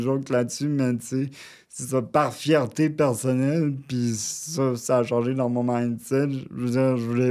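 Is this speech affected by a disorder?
Yes: cerebral palsy.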